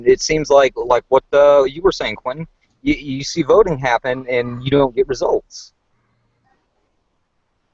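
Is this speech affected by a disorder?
No.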